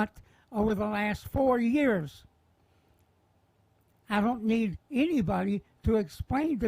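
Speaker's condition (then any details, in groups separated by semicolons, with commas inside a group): Head cancer surgery; part of tongue removed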